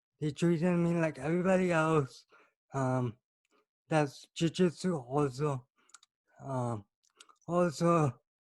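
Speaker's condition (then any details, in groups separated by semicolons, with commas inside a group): Cerebral palsy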